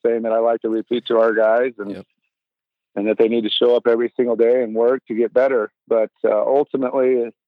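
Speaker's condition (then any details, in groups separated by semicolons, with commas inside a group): No condition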